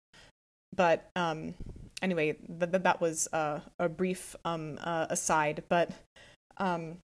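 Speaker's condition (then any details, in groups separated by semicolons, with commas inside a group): Stutter; chronic, since childhood, confidence-building speech therapy in childhood with tips for intense blocks, Friends Who Stutter conventions in middle school; speaking may take more time than average, no stuttering when singing; repeated sounds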